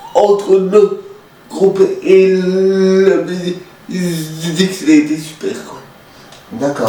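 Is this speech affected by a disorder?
Yes: cerebral palsy; uses wheelchair; conductive education, horse riding, nearly gets out of bed alone.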